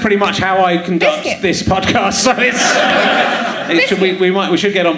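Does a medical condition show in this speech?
No.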